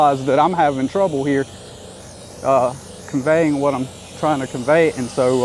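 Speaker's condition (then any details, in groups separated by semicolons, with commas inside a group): No condition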